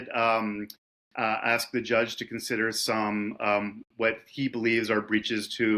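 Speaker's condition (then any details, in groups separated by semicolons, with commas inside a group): No condition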